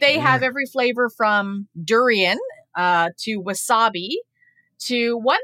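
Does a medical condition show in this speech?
No.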